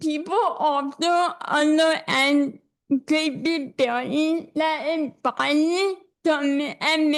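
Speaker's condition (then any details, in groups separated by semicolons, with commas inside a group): Cerebral palsy; affects hands and legs; lifelong therapy; speech affected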